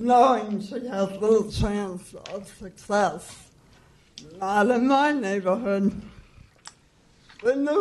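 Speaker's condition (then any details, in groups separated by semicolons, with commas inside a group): Cerebral palsy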